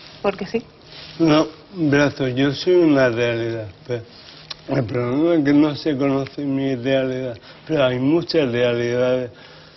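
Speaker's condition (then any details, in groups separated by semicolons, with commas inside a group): Acquired brain injury; traumatic, traffic accident; recovery phase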